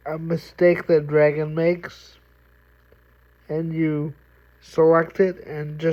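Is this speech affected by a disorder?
Yes: cerebral palsy.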